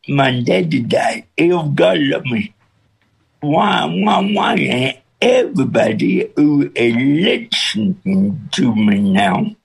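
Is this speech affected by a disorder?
Yes: cerebral palsy with speech impediment; pastor John Hayes feared nobody could understand.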